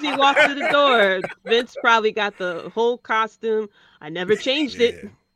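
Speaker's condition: No condition

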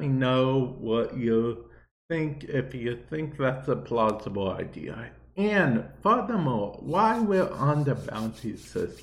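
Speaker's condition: Cerebral palsy; affects speech a bit

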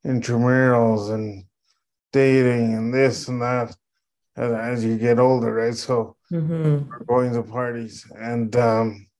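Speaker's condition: Cerebral palsy; contractions compressing

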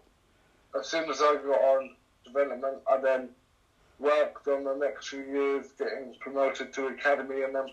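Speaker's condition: Cerebral palsy; cerebral palsy affecting all limbs

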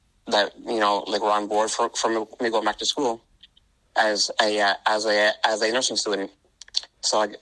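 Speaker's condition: Stutter; stutter since childhood, struggled with it at school around ages 6 to 8; adult, still stutters; stutter apparent within first minutes of meeting, noticed by strangers; repeated sounds

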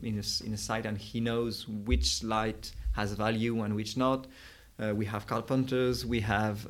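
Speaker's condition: No condition

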